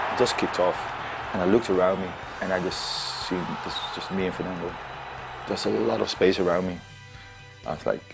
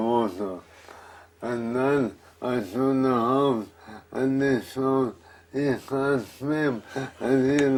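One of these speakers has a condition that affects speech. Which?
The second: motor neurone disease; bulbar onset, jaw and speech problems first; about one year since diagnosis, hesitant walking, needs help dressing, feeding; difficulty speaking, abnormal jaw movement, worsening daily.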